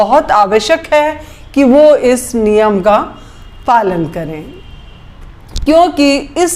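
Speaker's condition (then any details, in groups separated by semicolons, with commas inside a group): No condition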